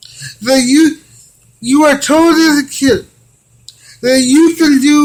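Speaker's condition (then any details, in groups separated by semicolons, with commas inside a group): Cerebral palsy; from birth; physical therapy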